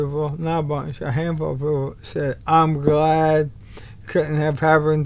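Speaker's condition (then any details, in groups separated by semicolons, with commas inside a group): ALS; bulbar-upper onset, tongue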